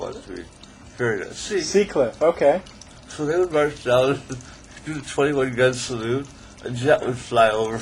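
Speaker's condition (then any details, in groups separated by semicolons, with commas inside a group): ALS; still able to talk, articulate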